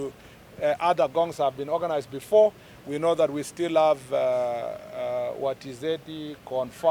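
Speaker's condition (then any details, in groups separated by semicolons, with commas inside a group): No condition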